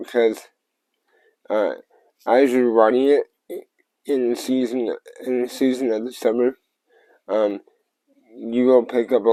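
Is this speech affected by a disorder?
Yes: cerebral palsy; tends to mess up words.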